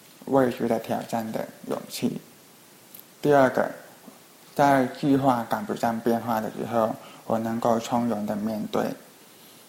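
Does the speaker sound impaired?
Yes: hearing impairment; trouble following fast speech in Skype video meetings, falls behind others' pace; Skype video calls hard, others speak too fast, gets interrupted.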